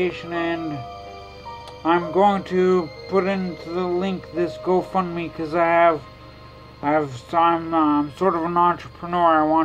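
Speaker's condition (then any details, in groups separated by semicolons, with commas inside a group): Traumatic brain injury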